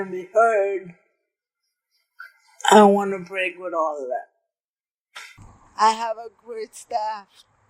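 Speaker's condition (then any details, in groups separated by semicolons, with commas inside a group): Cerebral palsy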